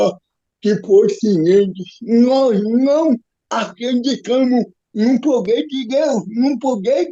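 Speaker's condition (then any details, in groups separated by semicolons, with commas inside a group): Cerebral palsy; physical disability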